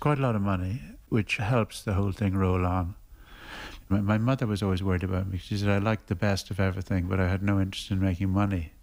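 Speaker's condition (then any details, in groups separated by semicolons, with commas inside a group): Parkinson's; progressive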